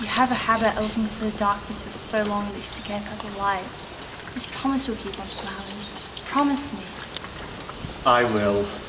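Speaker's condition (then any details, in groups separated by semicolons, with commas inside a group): No condition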